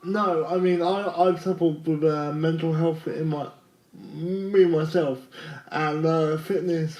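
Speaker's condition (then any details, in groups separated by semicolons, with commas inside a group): Cerebral palsy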